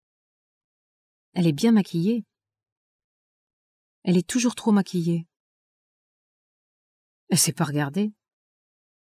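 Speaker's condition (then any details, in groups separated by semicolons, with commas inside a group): No condition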